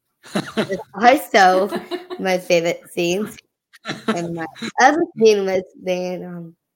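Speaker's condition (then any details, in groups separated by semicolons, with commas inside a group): Down syndrome; age 14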